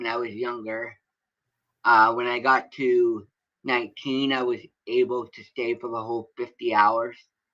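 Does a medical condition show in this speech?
Yes: cerebral palsy.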